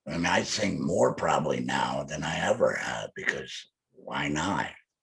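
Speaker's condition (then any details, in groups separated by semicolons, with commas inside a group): Laryngectomy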